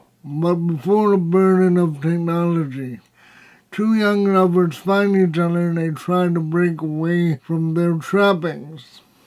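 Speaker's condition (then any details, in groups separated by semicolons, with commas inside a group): Cerebral palsy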